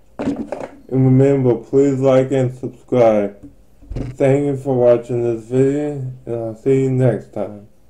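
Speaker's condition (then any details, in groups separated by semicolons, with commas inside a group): Ataxic cerebral palsy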